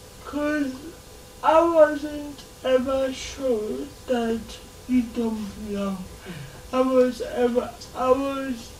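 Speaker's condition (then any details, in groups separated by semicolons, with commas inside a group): Cerebral palsy; since birth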